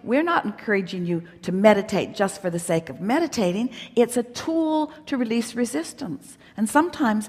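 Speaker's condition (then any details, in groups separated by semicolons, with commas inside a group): No condition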